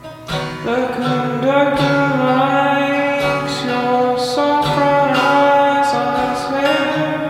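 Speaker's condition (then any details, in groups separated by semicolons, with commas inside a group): No condition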